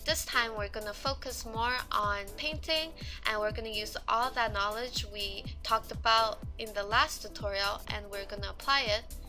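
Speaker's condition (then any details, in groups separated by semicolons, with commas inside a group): No condition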